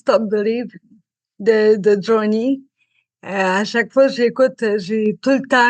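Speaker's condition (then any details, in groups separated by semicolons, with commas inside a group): Cerebral palsy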